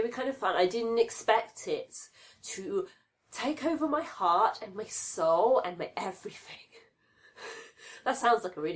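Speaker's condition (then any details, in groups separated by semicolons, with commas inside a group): No condition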